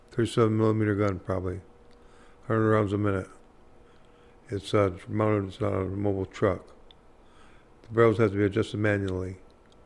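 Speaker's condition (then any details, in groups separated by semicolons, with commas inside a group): Parkinson's; hard time walking and talking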